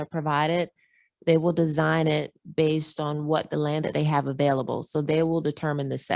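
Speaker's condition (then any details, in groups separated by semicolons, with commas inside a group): No condition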